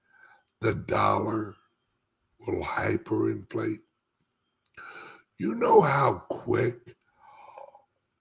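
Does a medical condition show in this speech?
Yes: speech impediment; slight speech impediment.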